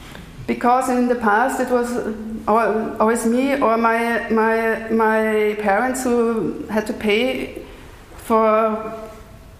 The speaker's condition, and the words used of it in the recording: Stuttering. I stutter myself in case you haven't noticed yet.